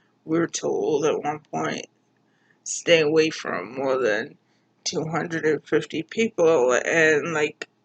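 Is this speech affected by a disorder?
Yes: cerebral palsy.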